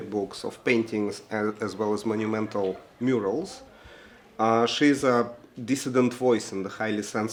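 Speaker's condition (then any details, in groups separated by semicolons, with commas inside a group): No condition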